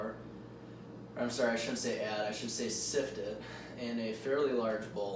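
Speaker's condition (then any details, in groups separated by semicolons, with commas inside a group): No condition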